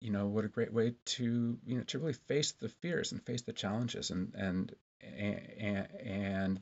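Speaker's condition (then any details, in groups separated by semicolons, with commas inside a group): Stuttering; stuttering since age 4-6, lifelong, covert through youth and early adulthood, open since mid-20s; h sounds hardest, difficulty saying names beginning with h; repeated sounds, prolonged sounds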